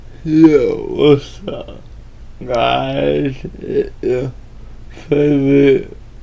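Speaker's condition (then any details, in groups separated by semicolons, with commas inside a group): Cerebral palsy; atypical speech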